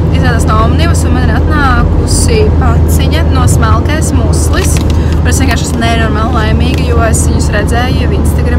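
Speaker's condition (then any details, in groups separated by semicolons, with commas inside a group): No condition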